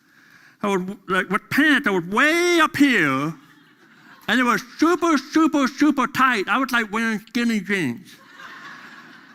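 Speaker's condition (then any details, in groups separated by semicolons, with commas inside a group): Deafness; deaf during school years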